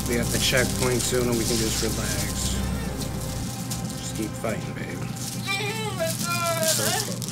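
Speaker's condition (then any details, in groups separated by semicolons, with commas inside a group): No condition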